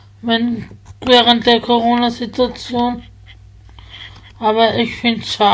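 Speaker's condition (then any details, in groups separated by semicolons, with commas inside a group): Spasticity from birth; multiple sclerosis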